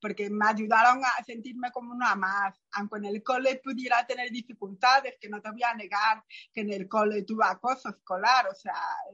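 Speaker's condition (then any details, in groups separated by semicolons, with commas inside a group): Profound bilateral hearing loss, post-meningitis profound bilateral sensorineural hearing loss; masks hinder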